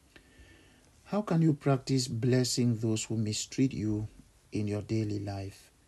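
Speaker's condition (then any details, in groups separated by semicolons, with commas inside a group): No condition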